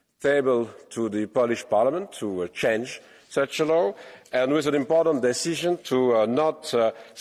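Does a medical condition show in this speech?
No.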